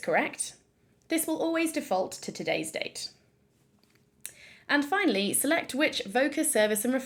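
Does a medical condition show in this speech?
No.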